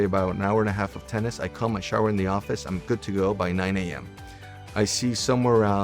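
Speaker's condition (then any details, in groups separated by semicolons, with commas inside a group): No condition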